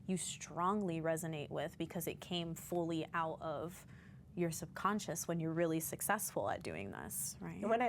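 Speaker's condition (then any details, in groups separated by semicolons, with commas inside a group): No condition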